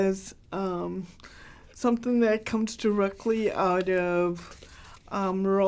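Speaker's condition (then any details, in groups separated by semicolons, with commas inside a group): Cerebral palsy, mild; hard to understand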